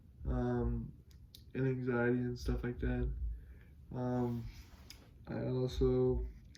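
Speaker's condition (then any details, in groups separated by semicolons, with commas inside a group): Cerebral palsy; able to speak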